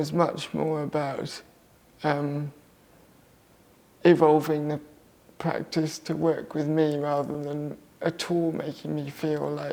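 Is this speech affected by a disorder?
Yes: cerebral palsy; left-sided muscle tension.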